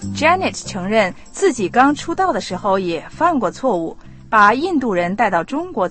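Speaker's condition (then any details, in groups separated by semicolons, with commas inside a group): No condition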